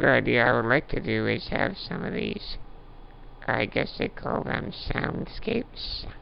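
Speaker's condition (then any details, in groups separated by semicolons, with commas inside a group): Duchenne muscular dystrophy; little arm use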